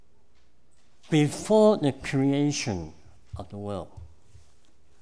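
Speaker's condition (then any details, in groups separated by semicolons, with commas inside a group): Cleft palate; congenital cleft palate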